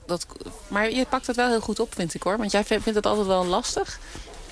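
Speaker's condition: No condition

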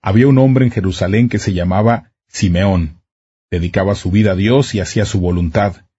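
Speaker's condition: No condition

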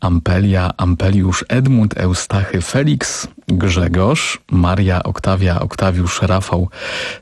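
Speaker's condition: No condition

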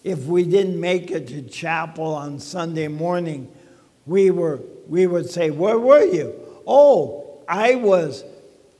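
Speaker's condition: ALS; talking funny

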